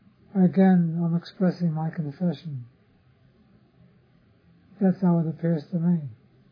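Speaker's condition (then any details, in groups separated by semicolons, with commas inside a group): Parkinson's disease; others offer remedies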